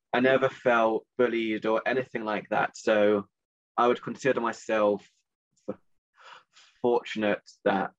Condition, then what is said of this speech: Stuttering. So I could often get by substituting words, by missing out sounds.